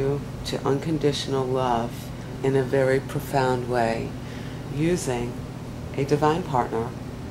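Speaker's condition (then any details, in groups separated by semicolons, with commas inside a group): No condition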